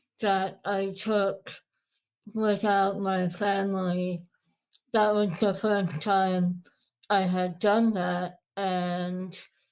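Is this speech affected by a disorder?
Yes: Moebius syndrome.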